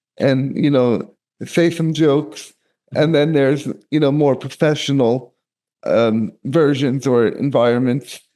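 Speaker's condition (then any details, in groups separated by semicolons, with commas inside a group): Cerebral palsy; speech affected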